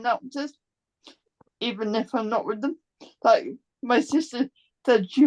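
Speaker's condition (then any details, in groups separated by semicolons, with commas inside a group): Cerebral palsy; complex form, present from birth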